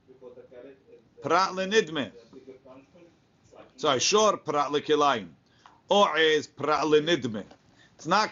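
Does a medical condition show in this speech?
No.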